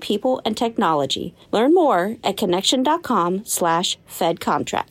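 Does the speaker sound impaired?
No.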